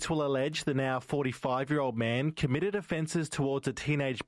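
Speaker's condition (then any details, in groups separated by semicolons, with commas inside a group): No condition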